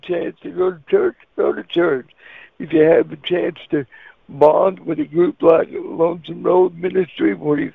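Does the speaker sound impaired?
Yes: cerebral palsy; wheelchair user.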